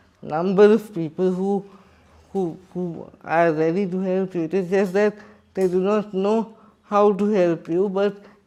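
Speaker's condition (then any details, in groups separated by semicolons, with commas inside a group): Cerebral palsy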